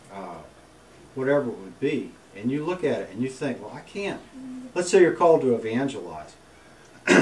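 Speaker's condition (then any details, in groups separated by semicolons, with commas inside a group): No condition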